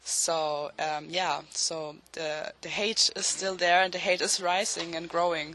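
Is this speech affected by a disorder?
No.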